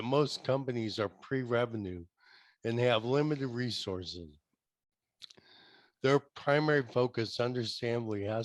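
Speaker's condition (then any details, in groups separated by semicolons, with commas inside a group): ALS; limb onset; about four years since diagnosis, investigational therapy, earlier clinical trial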